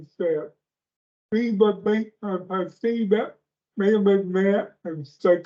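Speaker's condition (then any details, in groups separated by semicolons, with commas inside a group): Speech impairment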